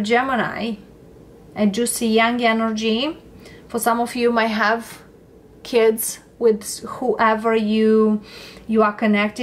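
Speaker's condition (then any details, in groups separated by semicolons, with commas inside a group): No condition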